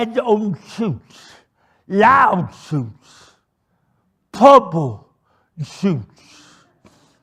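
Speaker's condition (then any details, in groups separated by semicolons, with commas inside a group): Cerebral palsy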